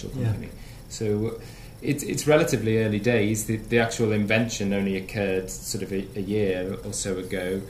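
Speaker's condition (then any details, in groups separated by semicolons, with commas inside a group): No condition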